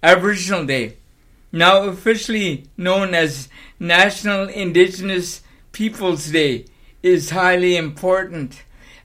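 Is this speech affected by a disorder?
Yes: cerebral palsy.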